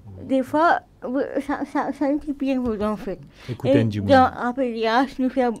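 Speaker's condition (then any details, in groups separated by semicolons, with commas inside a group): Cerebral palsy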